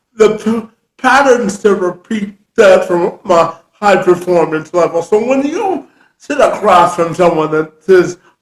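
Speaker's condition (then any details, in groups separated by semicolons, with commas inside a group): Cerebral palsy; present from birth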